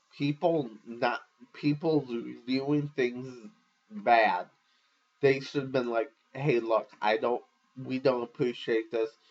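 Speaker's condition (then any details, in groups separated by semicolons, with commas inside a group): Cerebral palsy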